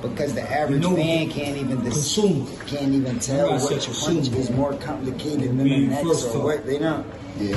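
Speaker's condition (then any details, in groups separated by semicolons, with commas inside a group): No condition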